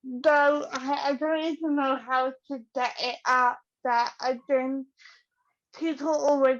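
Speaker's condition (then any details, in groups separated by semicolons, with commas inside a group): Cerebral palsy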